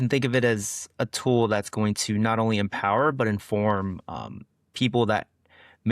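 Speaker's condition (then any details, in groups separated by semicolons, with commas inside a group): No condition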